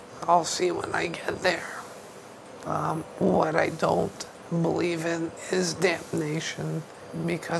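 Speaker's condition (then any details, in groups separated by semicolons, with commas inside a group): ALS; young man, hospital bed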